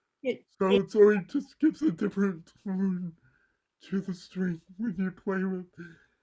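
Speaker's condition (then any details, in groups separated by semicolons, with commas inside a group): Cerebral palsy; mild left side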